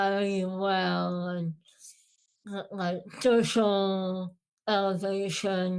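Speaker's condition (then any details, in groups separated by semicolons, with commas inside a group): Moebius syndrome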